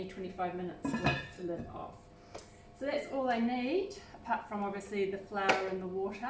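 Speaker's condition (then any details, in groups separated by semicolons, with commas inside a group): No condition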